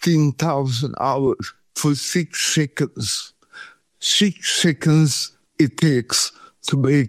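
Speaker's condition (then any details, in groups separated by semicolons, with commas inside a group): Cerebral palsy; from birth, no breathing first 40 minutes at birth, feet opposite of Charlie Chaplin, body shaking 40 years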